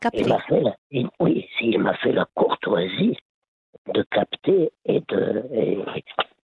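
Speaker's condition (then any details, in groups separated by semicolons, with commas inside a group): Laryngeal cancer; later lung cancer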